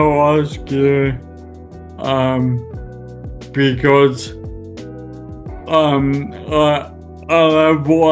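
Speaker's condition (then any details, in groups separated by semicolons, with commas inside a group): Friedreich's ataxia; ataxic dysarthria, standard speech recognition works only sometimes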